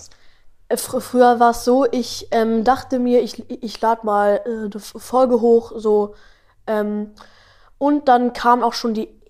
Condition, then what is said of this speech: Stuttering. Und, äh, ja, ja, obwohl ich, äh, wenn ich langsamer sprechen würde, besser sprechen ähm, würde.